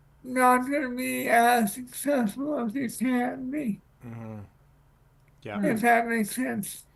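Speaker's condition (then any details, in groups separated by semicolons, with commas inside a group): Cerebral palsy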